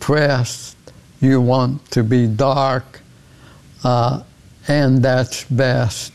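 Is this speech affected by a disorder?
Yes: ALS; progressive neurodegenerative disease causing loss of muscle control.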